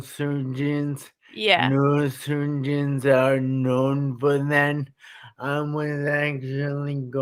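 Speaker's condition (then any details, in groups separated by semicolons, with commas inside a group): Traumatic brain injury; sometimes hard to understand, forgets how to swallow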